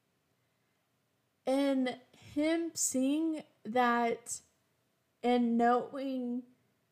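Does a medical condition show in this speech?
Yes: stuttering; many years of stuttering; exhausted from extra talking at work this week; stutters on hello, phone calls hard, speaking exhausting, hides stutter with fluency front, stutters freely at home; here prolonged sounds.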